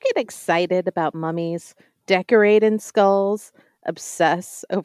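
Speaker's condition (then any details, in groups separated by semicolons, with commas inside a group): No condition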